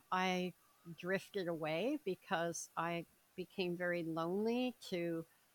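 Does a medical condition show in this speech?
Yes: cleft palate, severe.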